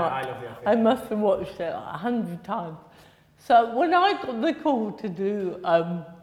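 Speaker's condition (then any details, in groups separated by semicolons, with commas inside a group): Cerebral palsy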